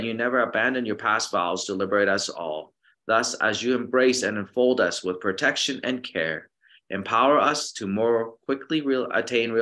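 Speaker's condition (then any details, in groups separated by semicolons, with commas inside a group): No condition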